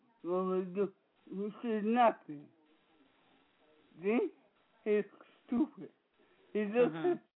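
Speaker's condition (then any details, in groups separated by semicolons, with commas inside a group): Speech impediment; disability; voice affected by disability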